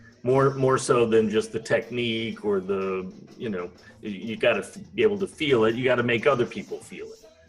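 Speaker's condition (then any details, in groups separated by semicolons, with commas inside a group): No condition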